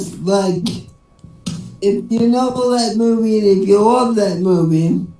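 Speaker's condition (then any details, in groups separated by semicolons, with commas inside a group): Cerebral palsy; speech sounds drunk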